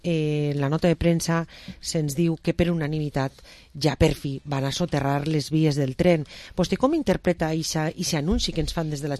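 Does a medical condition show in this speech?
No.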